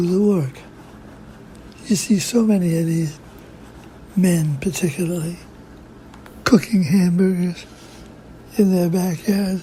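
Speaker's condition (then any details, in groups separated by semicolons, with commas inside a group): Parkinson's disease; lost voice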